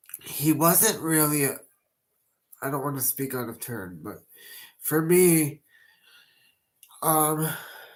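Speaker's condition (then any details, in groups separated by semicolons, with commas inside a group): Cerebral palsy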